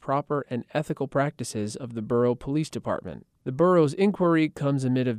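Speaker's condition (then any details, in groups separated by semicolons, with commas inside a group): No condition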